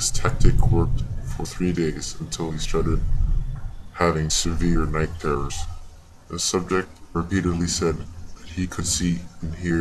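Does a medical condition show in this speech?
No.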